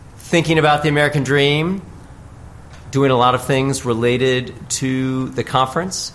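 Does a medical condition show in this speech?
No.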